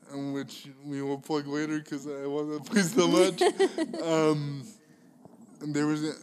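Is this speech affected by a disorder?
Yes: cerebral palsy; involuntary shaking movements, arms held in permanent y position, poor typing ability.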